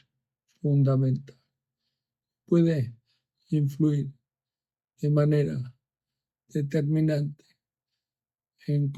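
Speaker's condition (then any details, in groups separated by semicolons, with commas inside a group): ALS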